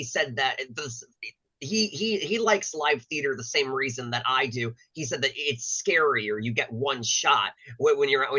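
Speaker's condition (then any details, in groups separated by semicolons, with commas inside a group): No condition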